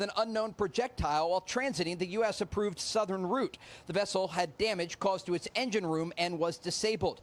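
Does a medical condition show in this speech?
No.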